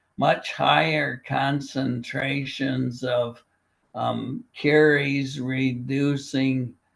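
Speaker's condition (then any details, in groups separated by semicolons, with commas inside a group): Primary lateral sclerosis, bulbar onset; still fairly independent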